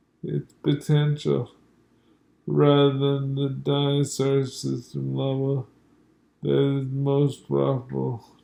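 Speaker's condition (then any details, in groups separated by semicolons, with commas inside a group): Multiple sclerosis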